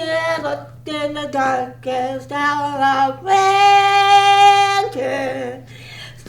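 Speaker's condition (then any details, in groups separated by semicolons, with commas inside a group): Cerebral palsy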